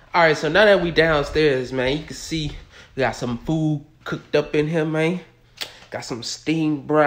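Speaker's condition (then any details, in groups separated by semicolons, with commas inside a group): No condition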